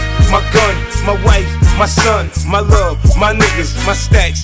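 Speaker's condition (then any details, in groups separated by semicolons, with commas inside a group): No condition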